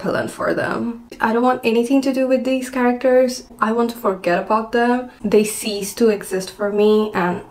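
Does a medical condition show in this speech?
No.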